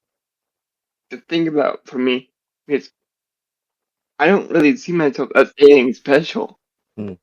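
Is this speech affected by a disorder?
Yes: generalized dystonia.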